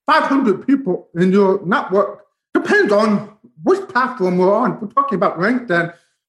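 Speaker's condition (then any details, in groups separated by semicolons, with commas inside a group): Profound deafness; cannot hear words spoken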